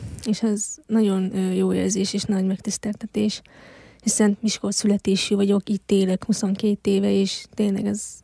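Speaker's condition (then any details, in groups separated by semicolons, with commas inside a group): Hearing loss since infancy; congenital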